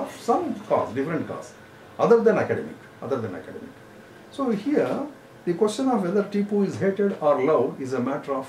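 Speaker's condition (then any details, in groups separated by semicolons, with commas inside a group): No condition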